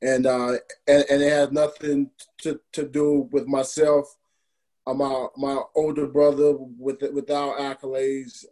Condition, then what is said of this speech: Stuttering. But it's a great feeling when you go out and I'm able to speak an hour and a half, and have complete fluency.